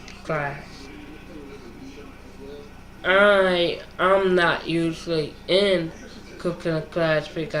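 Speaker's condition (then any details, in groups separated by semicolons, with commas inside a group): Mild cerebral palsy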